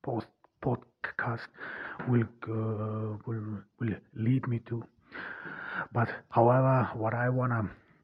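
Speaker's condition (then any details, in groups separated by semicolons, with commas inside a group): Stuttering; cause unknown, only one in family who stutters, German mother tongue, born in Austria; struggles with words, sounds like bad connection, presses words out, difficult words harder, German accent; repeated sounds, repeated words, prolonged sounds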